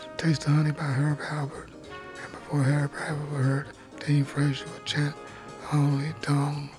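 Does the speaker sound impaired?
Yes: dysphonia; dysphonia most of adult life, big hole in throat; recently diagnosed by specialists at Wash U in St. Louis, scary voice trouble past 24 months; voice gets quieter the more spoken, voice drops off, hard to hear.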